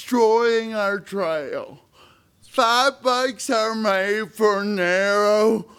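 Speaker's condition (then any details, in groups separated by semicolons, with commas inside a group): Spastic cerebral palsy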